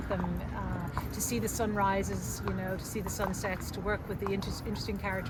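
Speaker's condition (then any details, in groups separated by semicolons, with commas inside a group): No condition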